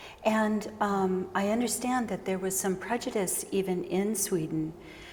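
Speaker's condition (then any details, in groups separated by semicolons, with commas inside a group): No condition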